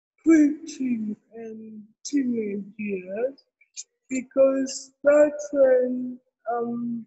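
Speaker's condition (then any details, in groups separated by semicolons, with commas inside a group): Cerebral palsy; therapy since six months old, ongoing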